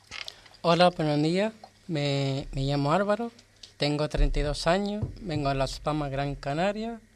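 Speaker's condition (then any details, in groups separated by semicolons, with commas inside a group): Down syndrome; self-described as 68 degrees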